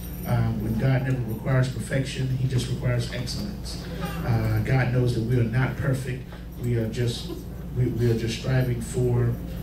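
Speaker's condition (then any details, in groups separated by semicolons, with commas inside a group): No condition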